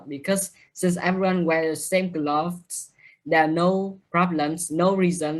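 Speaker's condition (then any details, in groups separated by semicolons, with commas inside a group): No condition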